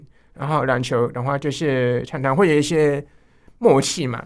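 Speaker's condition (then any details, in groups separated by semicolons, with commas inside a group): Hearing loss; hearing loss from enlarged vestibular aqueduct, long auditory-speech training with therapist 蘇心怡 into junior high, electronic hearing device; occasional vertigo, now more stable, struggles to hear in class, classmates interpret or write, avoids phone work; articulation clear enough, too fast, speeds up and loses breath when absorbed, heavy nasality, mistaken for overseas student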